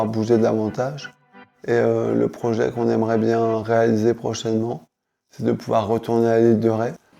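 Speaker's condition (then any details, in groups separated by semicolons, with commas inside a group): Charcot disease (ALS)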